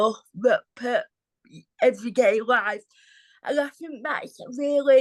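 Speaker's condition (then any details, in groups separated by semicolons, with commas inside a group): Cerebral palsy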